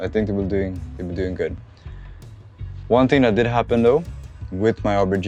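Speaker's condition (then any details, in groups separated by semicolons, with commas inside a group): No condition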